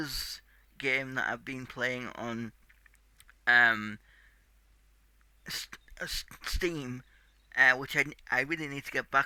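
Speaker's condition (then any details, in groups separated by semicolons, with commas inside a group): Cerebral palsy; tight muscles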